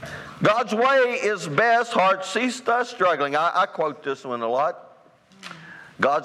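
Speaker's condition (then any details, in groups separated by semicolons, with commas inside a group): No condition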